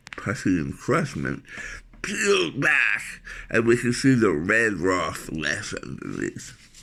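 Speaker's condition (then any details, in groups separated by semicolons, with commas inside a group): Tongue cancer surgery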